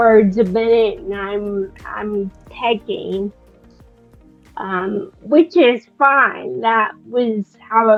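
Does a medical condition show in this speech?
Yes: Friedreich's ataxia; speech affected.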